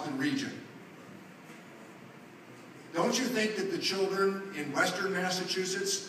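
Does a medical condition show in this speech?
No.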